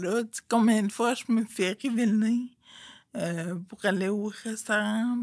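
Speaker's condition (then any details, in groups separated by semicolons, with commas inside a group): Friedreich's ataxia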